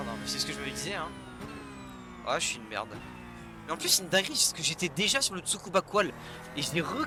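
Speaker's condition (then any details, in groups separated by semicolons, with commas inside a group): No condition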